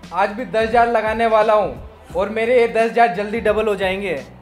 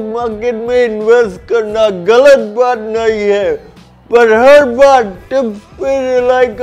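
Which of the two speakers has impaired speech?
The second: cerebral palsy; from birth, oxygen loss at delivery, mainly physical; reactive movement causes shivering, abnormal breathing when speaking.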